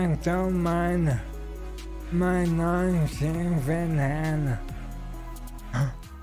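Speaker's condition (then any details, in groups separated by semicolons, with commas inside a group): ALS; stem cell treatment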